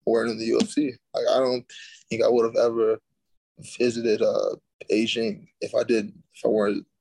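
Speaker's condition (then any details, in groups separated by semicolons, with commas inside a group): Stuttering; lifelong stutter, not caused by combat sports, father also stutters; commenters call speech slurred and mistake it for CTE; blocks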